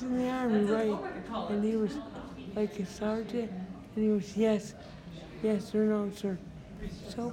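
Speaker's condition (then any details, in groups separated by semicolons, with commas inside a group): Traumatic brain injury; talks funny, understandable except when laughing, could not speak for a year after injury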